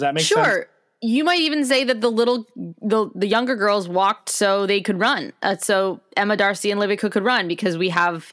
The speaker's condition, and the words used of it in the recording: No condition.